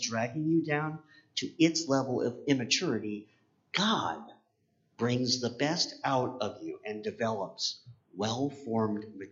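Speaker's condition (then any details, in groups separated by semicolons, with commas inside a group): Cleft palate; congenital cleft palate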